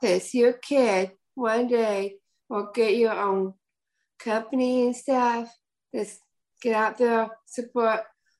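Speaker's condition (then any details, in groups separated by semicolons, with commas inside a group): Down syndrome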